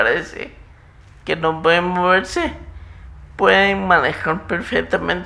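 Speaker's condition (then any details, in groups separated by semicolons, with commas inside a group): Muscular dystrophy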